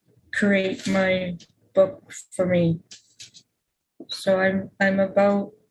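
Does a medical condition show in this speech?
Yes: aphasia; caused by functional neurological disorder, stroke ruled out, diagnosed first hospital day, FND intermittently affects walking; speech regained after practicing in hospital therapy, hospitalized twice, ice pack on forehead, fidget toys; lost speech suddenly on waking for about five months, writing skills also declined, used whiteboard.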